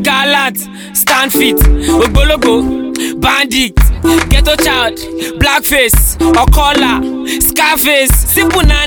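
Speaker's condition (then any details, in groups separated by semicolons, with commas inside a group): No condition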